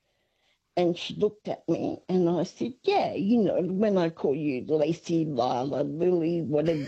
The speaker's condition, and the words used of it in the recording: Parkinson's disease. Sometimes the voice doesn't hold up, sometimes it doesn't, but, you know, the hands and the brain are still active, and I've enjoyed our chats over the